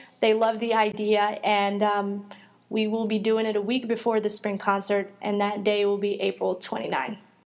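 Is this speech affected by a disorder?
No.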